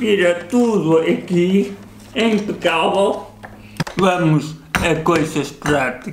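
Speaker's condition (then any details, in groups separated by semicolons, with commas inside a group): Cerebral palsy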